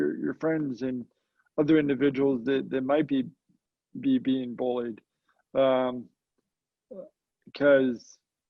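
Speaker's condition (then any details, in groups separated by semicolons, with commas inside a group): Cerebral palsy; very mild form, difficult birth, heart transplant as teenager; diagnosed at age three; mild form affects speech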